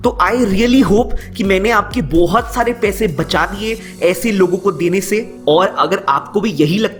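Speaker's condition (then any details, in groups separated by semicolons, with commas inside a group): No condition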